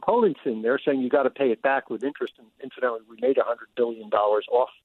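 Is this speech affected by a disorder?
No.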